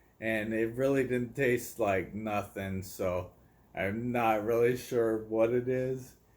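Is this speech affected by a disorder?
Yes: ALS.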